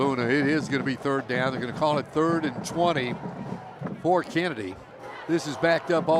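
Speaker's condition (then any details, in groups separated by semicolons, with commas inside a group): No condition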